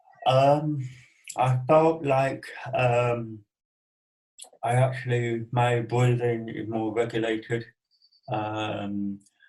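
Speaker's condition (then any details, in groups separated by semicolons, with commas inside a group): Cerebral palsy; from birth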